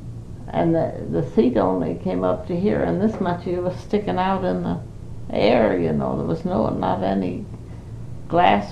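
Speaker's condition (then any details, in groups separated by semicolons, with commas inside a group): Parkinson's; not very able to do much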